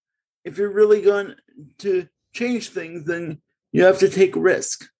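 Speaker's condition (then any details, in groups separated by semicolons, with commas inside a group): Cerebral palsy; since birth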